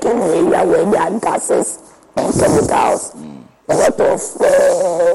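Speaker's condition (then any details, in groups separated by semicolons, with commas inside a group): Laryngectomy for throat cancer; stage 4 throat cancer after hoarse breaking voice and neck swelling, voice box removed, Kolibu Teaching Hospital ENT, Dr. Bedu; artificial voice almost a year, breathes through neck hole not nose, feeding problems, on tubes; cannot speak unaided, speaks only through artificial voice device at neck hole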